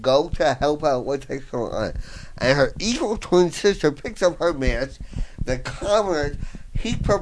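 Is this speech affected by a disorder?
Yes: voice box damage, traumatic brain injury; voice box partially damaged by fireman's trach tube, traumatic brain injury from smoke inhalation in fire; difficulty talking, lost singing voice, slight speech impediment, listeners misjudge as mentally impaired.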